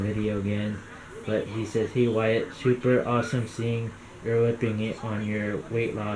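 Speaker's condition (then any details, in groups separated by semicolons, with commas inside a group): Cerebral palsy; caused by stroke hours after birth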